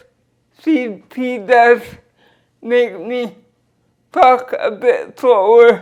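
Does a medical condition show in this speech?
Yes: cerebral palsy; speech hard to understand, comprehension unaffected.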